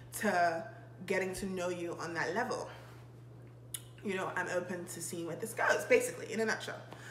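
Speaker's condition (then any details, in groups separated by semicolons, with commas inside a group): No condition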